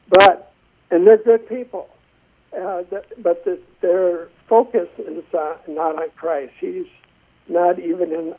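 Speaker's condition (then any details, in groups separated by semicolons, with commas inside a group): Essential tremor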